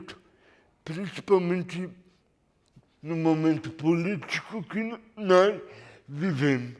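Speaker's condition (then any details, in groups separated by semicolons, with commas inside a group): Cerebral palsy; lack of oxygen at birth, premature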